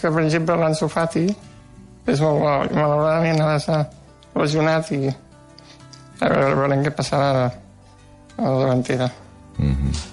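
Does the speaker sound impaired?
Yes: Duchenne muscular dystrophy; degenerative incurable form, progressive loss of strength, wheelchair user, age 25, lost ability to write; housebound, no longer able to eat, moves only head and legs slightly, postural pain; dictates instead of writing, colds or bronchitis cause suffocation crises treated with morphine.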